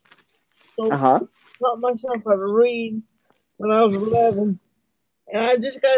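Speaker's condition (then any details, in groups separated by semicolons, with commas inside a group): Cerebral palsy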